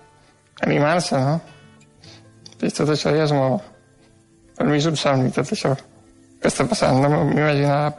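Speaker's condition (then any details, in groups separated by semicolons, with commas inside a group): Duchenne muscular dystrophy; dictates instead of writing, colds or bronchitis cause suffocation crises treated with morphine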